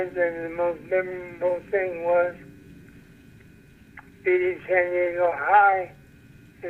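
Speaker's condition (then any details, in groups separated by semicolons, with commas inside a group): Parkinson's disease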